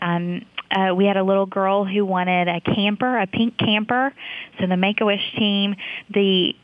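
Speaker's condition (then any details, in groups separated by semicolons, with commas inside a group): No condition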